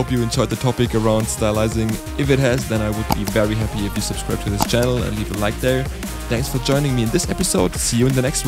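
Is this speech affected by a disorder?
No.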